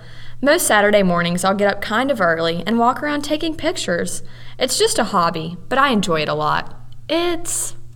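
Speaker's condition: No condition

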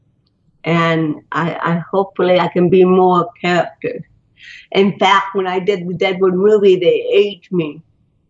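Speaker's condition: Cerebral palsy; titanium neck limiting looking up

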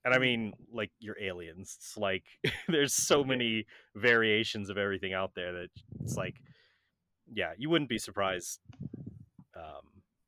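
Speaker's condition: No condition

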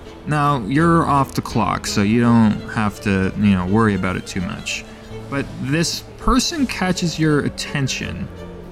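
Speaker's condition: No condition

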